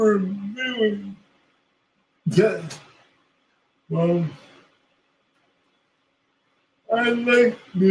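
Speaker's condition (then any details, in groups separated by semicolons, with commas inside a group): Cerebral palsy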